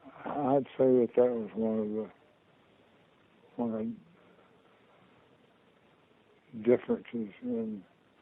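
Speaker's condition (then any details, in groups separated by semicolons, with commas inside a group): Parkinson's disease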